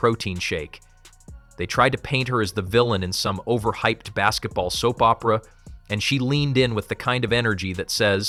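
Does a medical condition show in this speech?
No.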